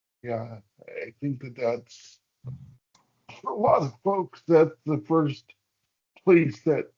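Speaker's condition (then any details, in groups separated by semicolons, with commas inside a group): Cerebral palsy; hamstring releases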